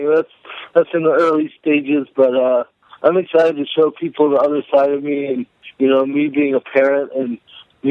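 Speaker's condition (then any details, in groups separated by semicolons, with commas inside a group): Cerebral palsy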